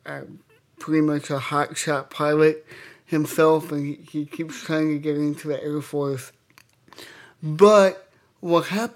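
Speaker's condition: Cerebral palsy; speech affected

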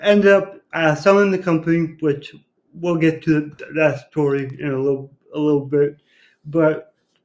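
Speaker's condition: Cerebral palsy; diagnosed near age one

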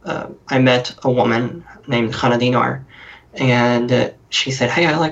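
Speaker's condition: Cleft lip and palate; talks differently

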